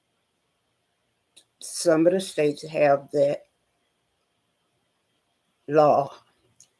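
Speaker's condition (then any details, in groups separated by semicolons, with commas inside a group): Spinal neurosarcoidosis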